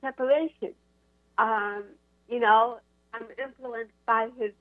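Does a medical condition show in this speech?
Yes: cerebral palsy; from infancy, diagnosed at UCLA, spinal cord surgery C1 to C7, titanium neck limits looking up.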